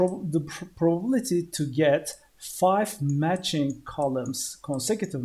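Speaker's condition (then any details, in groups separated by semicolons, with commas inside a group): No condition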